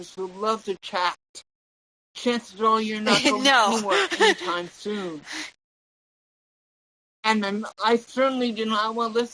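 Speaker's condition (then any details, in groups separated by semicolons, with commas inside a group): Cerebral palsy; tongue and legs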